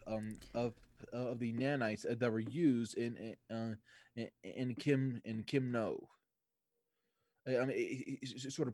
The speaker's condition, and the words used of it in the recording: Stuttering. Quip, something smart and funny, and people understand me instead of me stuttering through it at the first time, and then barely nailing it at